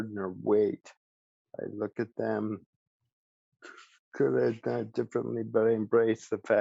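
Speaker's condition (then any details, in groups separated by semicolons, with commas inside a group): ALS; speech still preserved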